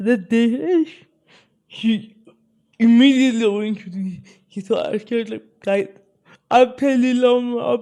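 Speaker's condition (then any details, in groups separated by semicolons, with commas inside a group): Spastic cerebral palsy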